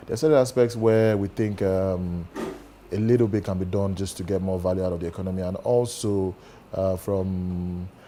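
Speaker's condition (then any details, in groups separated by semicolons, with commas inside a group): No condition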